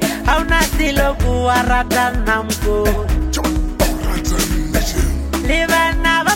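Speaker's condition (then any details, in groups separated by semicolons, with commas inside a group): No condition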